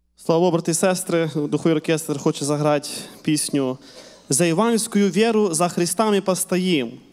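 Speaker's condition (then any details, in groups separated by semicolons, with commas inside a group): No condition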